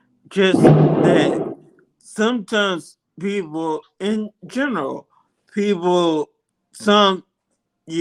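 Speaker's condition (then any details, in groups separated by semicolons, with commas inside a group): Multiple sclerosis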